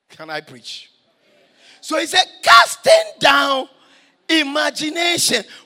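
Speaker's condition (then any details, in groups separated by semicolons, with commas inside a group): No condition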